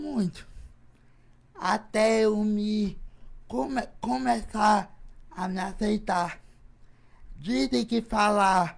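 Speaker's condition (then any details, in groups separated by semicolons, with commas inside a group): Cerebral palsy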